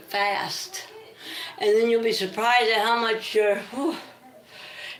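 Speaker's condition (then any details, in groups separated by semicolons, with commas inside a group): Cerebral palsy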